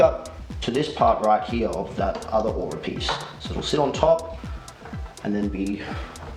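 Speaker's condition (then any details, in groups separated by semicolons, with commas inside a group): No condition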